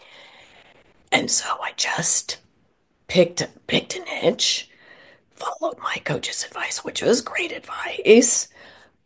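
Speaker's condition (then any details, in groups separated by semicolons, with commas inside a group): Spasmodic dysphonia; neurological voice disorder, Vocal cord spasms seen on nasal scope, onset at speaking panel, cause unclear; year and a half since diagnosis, Vocal therapy, Jim Bostock's Vocal Freedom Program, LA support group; voice dried then lost, vowels hard, at worst inaudible, hard to talk and breathe, long whispering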